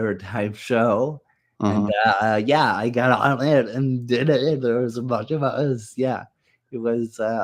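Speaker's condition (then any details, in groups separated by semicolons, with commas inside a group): Muscular dystrophy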